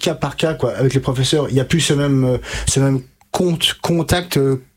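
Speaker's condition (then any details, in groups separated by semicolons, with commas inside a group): Stuttering; onset age 5 to 6, severe from age 5 to 20, untreated in childhood; age 33, therapy from age 20 with stuttering specialist Catherine Daubier, Nancy, fluency techniques; blocks and repetitions, formerly could not finish a sentence without blocking; repeated sounds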